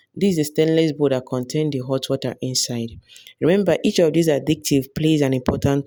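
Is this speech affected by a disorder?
No.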